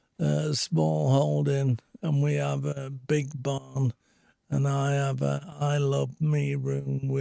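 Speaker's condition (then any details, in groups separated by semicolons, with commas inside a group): Speech apraxia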